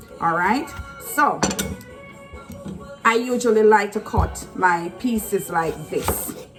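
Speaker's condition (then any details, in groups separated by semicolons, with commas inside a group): No condition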